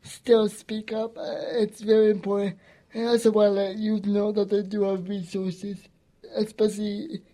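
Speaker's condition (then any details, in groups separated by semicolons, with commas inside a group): Cerebral palsy; gentle, calm, strong voice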